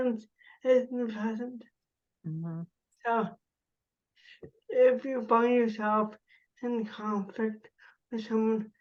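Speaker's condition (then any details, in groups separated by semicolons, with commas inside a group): Cerebral palsy; spasticity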